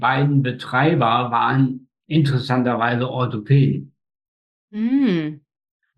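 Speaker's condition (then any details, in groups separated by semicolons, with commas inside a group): Spastic tetraparesis; birth accident, umbilical cord strangulation, brain oxygen lack up to 15 minutes, all four limbs; facial paralysis, speech control difficulties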